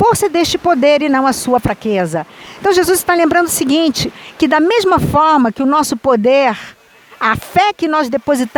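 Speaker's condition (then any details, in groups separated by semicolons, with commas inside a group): No condition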